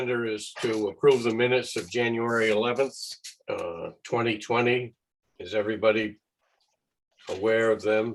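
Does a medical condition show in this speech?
No.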